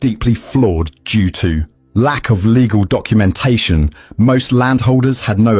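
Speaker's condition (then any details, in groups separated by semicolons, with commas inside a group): No condition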